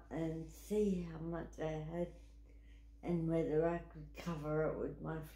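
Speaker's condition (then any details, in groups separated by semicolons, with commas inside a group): Cerebral palsy; wheelchair user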